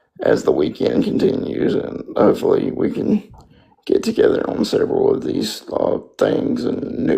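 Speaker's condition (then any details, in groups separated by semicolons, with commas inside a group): Spastic quadriplegic cerebral palsy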